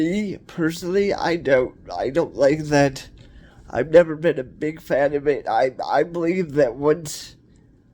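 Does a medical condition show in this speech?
Yes: cerebral palsy; cerebral palsy, wheelchair.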